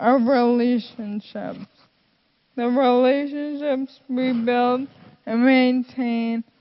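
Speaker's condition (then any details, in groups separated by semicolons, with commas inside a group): Friedreich's ataxia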